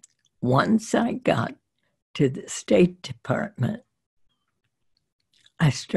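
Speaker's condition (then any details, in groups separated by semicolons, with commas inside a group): Spasmodic dysphonia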